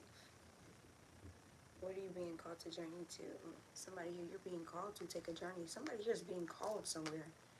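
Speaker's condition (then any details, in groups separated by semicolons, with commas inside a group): No condition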